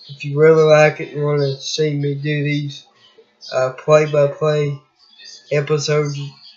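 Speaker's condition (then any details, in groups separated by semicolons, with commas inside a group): Cerebral palsy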